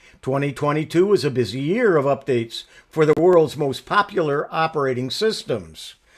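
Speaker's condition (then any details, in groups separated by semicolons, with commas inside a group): No condition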